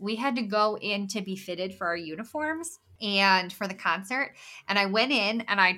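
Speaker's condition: Bilateral cleft lip and palate; congenital

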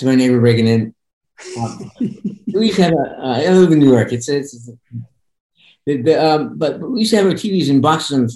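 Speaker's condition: Parkinson's; voice sometimes monotone

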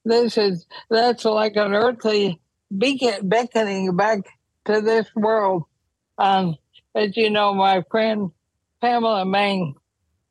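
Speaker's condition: ALS; wheelchair use when traveling

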